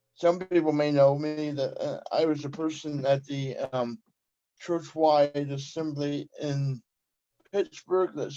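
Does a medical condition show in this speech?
Yes: cerebral palsy; from birth.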